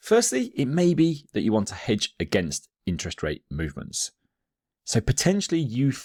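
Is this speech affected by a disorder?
No.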